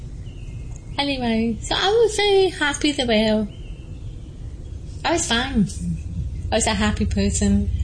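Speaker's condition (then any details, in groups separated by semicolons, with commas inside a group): Born deaf; congenital deafness, relies on lip reading, sensitive to vibration and air movement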